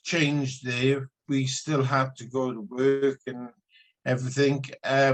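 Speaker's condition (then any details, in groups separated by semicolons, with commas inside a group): Ataxia; spinocerebellar ataxia type 14, genetically confirmed, affects balance, hand control; diagnosed about three years ago, still walks and drives; ataxia recognisable from speech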